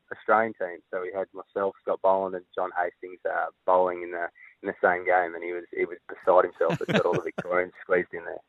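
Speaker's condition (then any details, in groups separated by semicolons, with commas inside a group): No condition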